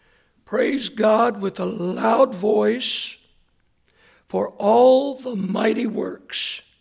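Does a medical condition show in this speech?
Yes: hoarseness after vocal cord surgery; earlier doctor attributed voice problem to aging, second opinion sought; post-operative check on Monday good, vocal cords look straight, hoarseness remains; hard to hear.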